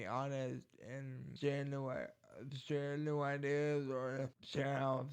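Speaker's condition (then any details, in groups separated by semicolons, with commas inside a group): Cerebral palsy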